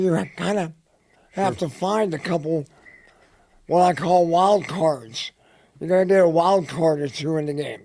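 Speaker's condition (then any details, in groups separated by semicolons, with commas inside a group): Head and neck cancer; dry throat, dry mouth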